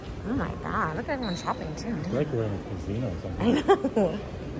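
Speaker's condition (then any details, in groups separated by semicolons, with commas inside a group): No condition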